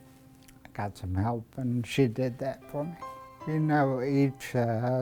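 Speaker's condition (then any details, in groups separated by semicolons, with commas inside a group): ALS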